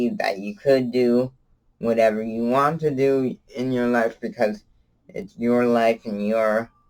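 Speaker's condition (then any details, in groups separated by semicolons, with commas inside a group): Cerebral palsy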